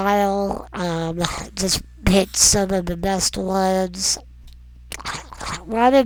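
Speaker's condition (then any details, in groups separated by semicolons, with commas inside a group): Non-progressive muscular dystrophy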